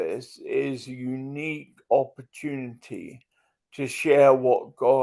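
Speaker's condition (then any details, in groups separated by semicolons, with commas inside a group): Multiple sclerosis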